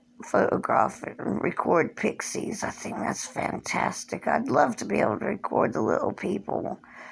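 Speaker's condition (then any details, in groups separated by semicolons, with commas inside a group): Cerebral palsy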